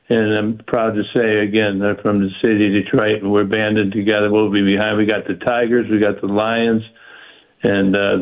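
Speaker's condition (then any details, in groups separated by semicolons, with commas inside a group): Parkinson's; stays active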